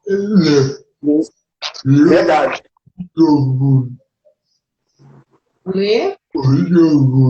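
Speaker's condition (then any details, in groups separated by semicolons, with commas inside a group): Cerebral palsy; wheelchair user, little right foot movement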